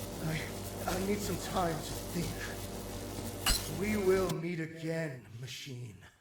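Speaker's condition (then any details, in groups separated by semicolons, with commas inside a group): No condition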